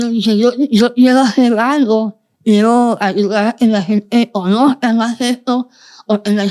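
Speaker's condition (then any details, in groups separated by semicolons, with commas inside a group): Moebius syndrome, congenital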